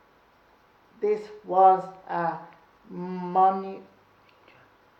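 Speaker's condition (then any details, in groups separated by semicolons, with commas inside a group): Cerebral palsy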